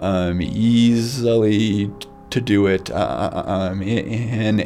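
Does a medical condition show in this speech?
Yes: stutter; speaking with metronome-like rhythm, not stuttering; no stuttering when speaking to steady metronome-like rhythm, must remember to breathe then; here prolonged sounds.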